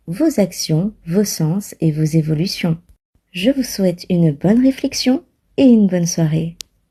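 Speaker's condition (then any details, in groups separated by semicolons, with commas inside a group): No condition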